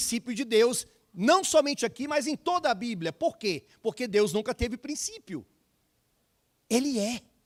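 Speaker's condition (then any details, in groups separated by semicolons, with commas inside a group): No condition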